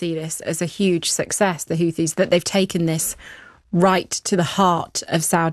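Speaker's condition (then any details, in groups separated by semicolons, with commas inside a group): No condition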